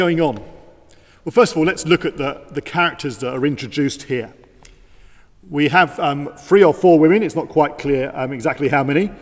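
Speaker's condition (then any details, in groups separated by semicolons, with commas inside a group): No condition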